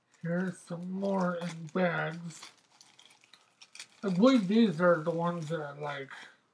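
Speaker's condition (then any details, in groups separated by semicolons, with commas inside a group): Mobius syndrome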